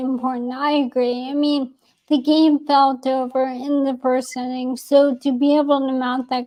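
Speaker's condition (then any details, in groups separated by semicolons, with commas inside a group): ALS; progressive motor neuron loss, non-genetic form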